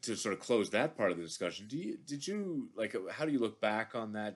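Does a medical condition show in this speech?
No.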